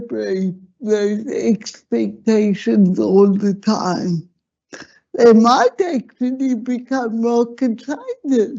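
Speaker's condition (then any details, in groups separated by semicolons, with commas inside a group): Slurred speech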